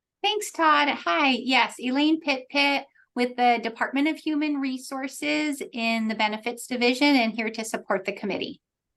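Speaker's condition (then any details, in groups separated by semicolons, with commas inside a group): No condition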